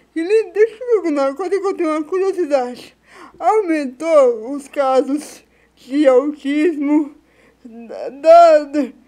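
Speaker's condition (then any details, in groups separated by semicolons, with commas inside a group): Cerebral palsy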